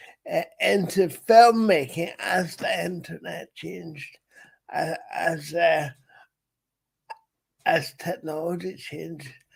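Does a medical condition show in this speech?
Yes: cerebral palsy.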